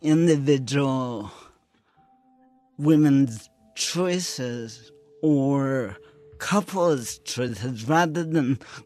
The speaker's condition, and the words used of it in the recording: Cerebral palsy. That would mean that my hands tremored less, that I would speak without a slur, that I would have more balance and coordination, on and on and on.